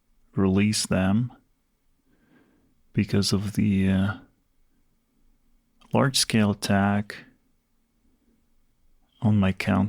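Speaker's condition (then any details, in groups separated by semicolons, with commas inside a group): No condition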